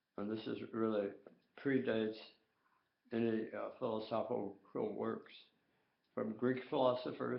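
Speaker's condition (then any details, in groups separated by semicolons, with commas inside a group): Tongue cancer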